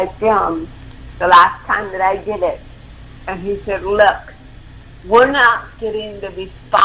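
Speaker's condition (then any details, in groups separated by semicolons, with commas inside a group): Cerebral palsy; involuntary movements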